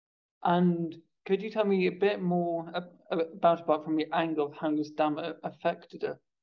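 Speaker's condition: Stammer; stammer since first word, last speech therapy six years ago; no speech therapy for six years; avoided words when planning TEDx speech, now openly discloses stammer at start of speeches; repeated sounds

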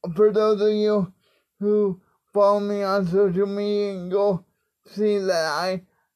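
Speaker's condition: Cerebral palsy, spastic quadriplegic; more mobility in hands and arms

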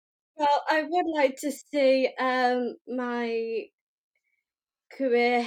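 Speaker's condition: Down syndrome

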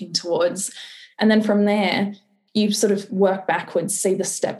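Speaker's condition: No condition

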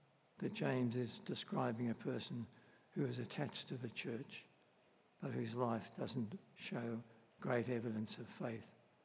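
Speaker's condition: Parkinson's disease; unpredictable effects

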